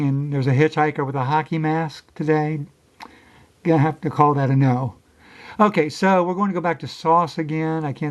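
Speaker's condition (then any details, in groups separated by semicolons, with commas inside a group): No condition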